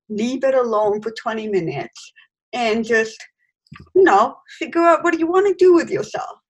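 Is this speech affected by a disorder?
Yes: hearing loss with cochlear implant; congenital hearing loss, cochlear implant turned off to sleep, trouble with unfamiliar, male or fast voices on calls; lip-reading interviewer over video call.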